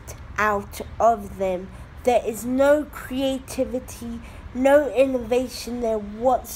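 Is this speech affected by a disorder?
Yes: cerebral palsy.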